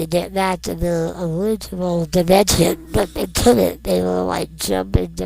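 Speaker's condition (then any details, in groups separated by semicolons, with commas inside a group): Non-progressive muscular dystrophy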